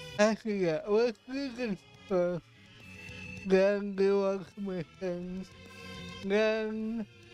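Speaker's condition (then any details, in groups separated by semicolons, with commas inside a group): Cerebral palsy; affects voice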